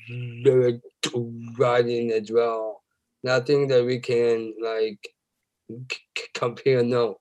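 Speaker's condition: Down syndrome

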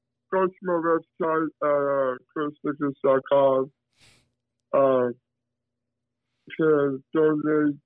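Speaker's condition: Down syndrome; with many limitations per father

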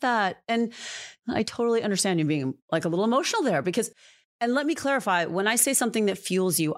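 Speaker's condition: No condition

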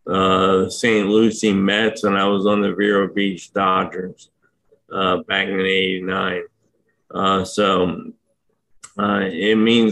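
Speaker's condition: ALS; diagnosed with ALS last year; uses power wheelchair for mobility; difficulty speaking for long periods

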